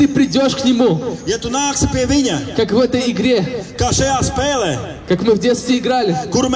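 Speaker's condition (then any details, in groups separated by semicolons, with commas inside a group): No condition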